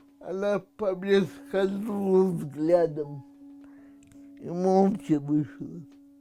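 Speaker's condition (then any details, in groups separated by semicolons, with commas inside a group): Cerebral palsy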